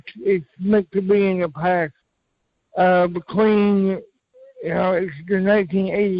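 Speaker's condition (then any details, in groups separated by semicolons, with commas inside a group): Cerebral palsy; from birth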